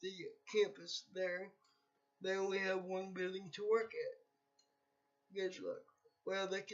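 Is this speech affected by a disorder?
Yes: cerebral palsy.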